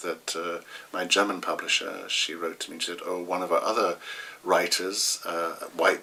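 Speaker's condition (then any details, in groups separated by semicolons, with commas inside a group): No condition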